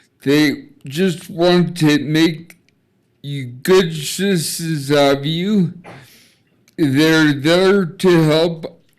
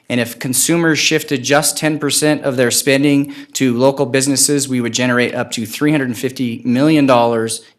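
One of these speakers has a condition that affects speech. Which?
The first: traumatic brain injury; car crash, ejected from vehicle; gets off track, curses sometimes; relearned talking and eating after regaining consciousness.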